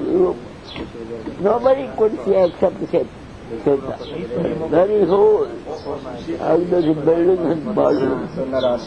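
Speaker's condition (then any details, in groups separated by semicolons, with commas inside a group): Deafness; cannot hear audience questions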